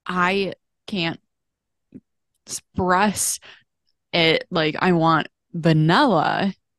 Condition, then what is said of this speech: Aphasia. And then over time, I was kind of happy because I am talking to you fine and seeing the progress and stuff over 11